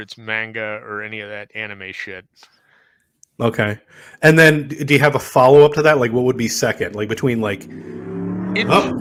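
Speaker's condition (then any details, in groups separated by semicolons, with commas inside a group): No condition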